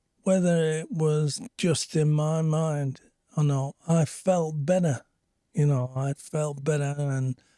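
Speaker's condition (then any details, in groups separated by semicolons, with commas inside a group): Speech apraxia; disrupted brain signals to vocal cords; about 50% improved after therapy, fluency back; voice came and went, now much slower, singing voice affected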